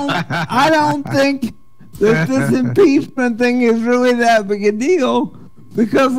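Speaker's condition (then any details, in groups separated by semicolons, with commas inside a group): Cerebral palsy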